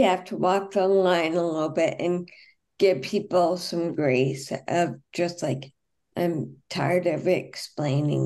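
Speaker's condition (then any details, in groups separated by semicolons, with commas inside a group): Friedreich's ataxia; onset age 19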